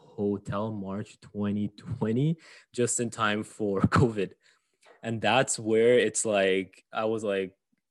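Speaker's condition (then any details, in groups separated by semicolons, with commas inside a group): Stutter, mild; stutter from about age five, stuttered a lot in job interviews, overcome via self-development, small steps; slight residual stutter; repeated sounds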